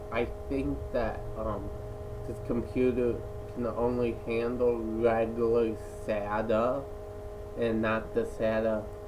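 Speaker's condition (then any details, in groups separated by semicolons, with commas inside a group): Cerebral palsy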